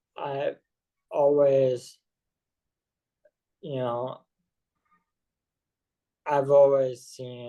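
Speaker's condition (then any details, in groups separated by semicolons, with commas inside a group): ALS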